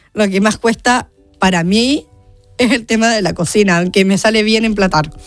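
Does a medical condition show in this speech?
Yes: Down syndrome; congenital, diagnosed before birth; 30 years old.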